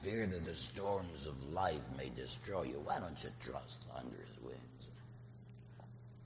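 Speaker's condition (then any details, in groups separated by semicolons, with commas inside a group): Laryngectomy; voice prosthesis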